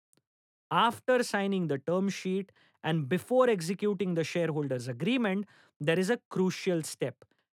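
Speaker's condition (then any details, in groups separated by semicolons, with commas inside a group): No condition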